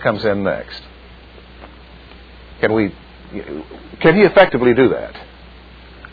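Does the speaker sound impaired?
No.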